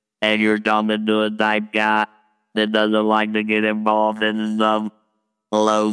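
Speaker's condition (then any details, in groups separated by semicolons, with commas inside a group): Laryngectomy; no current signs of cancer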